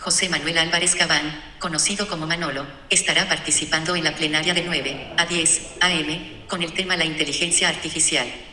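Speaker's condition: No condition

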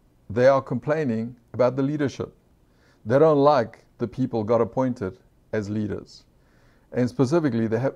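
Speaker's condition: No condition

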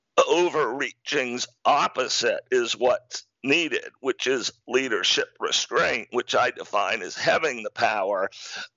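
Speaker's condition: Spasmodic dysphonia; voice much improved, mild difficulty still audible

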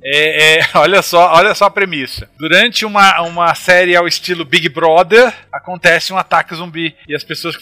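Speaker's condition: No condition

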